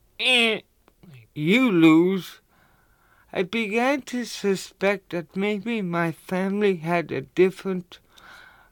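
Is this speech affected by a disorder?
Yes: cerebral palsy; cerebral palsy since childhood, visible, impaired coordination, did not operate heavy farm machinery.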